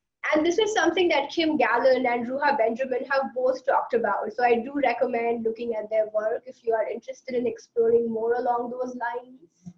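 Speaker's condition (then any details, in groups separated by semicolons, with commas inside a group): No condition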